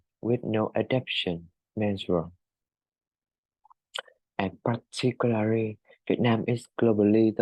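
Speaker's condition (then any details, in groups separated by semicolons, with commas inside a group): No condition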